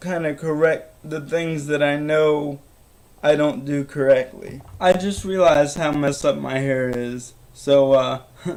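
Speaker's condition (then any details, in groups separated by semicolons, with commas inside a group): Cerebral palsy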